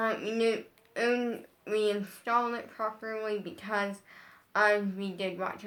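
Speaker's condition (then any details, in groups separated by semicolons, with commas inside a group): Brain injury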